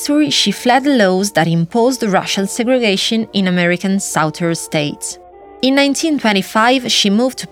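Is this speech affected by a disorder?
No.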